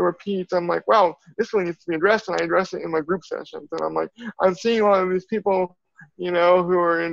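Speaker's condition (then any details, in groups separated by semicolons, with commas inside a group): Cerebral palsy; from birth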